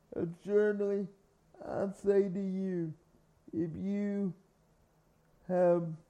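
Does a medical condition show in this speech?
Yes: cerebral palsy; from birth, carried everywhere by parents.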